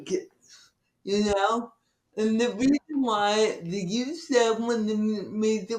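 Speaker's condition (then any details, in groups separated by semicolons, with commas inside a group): Cerebral palsy; from birth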